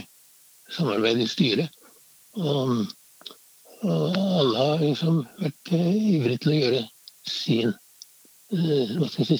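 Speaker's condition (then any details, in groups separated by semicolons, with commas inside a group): Parkinson's disease; daily exercise since age 60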